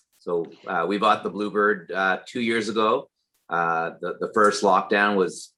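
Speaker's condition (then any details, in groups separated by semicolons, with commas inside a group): No condition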